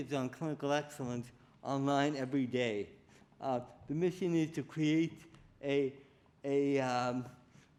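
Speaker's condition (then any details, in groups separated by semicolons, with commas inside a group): Cerebral palsy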